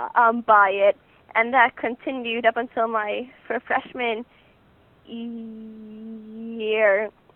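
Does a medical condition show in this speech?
Yes: stuttering; stuttering since beginning to talk, speech therapy with own speech therapist; about 18, starting college, therapy every two weeks, summer three-session intensive, Friends National Association; needs extra time to speak, letters to teachers, friends avoid filling in words; here prolonged sounds, blocks.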